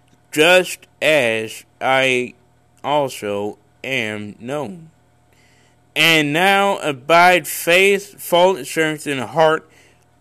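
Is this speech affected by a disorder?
Yes: cerebral palsy; congenital cerebral palsy.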